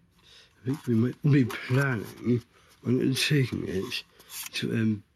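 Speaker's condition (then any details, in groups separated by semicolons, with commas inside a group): Down syndrome; three copies of chromosome 21, from birth; age 38; told when very young would never read or speak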